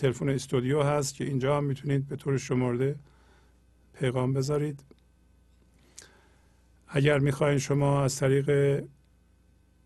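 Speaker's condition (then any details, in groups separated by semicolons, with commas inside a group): No condition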